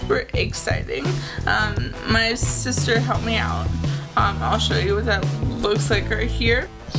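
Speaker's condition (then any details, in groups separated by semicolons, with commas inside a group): Cerebral palsy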